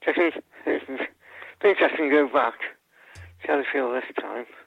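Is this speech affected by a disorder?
Yes: Parkinson's disease; on Parkinson's medication; speech getting worse; not massively.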